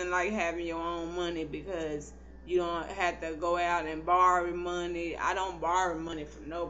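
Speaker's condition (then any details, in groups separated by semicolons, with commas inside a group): Cerebral palsy; not paralyzed, can stand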